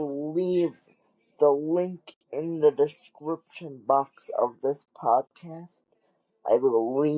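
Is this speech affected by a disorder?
Yes: cerebral palsy; wheelchair user.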